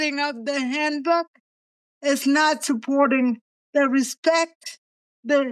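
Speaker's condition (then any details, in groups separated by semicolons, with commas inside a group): Cerebral palsy; present from birth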